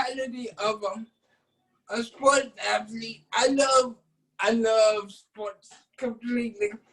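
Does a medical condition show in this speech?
Yes: cerebral palsy.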